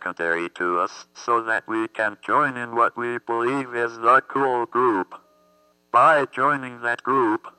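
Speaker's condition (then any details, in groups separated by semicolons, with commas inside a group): Athetoid cerebral palsy; communication box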